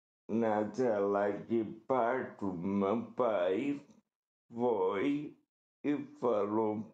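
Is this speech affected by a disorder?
Yes: cerebral palsy; present from birth, uneventful pregnancy, nurse induced a dose during delivery.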